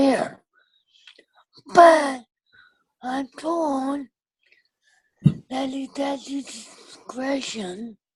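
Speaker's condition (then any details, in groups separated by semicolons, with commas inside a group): Cerebral palsy with ataxia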